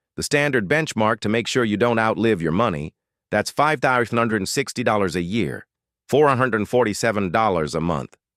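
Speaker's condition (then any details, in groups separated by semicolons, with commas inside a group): No condition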